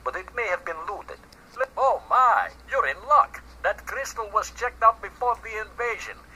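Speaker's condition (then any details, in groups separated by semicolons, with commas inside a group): No condition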